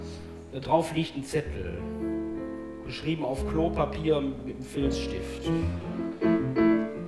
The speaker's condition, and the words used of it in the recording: None; typical speech.